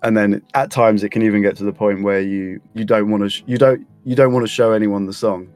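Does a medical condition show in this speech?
No.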